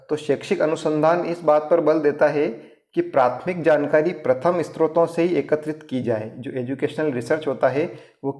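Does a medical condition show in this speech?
No.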